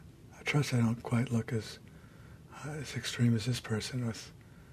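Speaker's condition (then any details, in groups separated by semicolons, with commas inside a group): Parkinson's disease; Parkinson's disease diagnosed more than a decade ago, man in mid-60s; voice worn down by age and Parkinson's, self-conscious about how voice sounds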